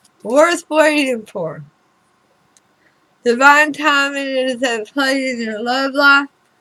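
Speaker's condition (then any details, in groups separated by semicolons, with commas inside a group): Throat cancer radiation damage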